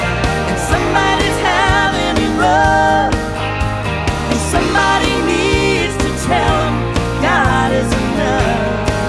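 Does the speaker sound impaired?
No.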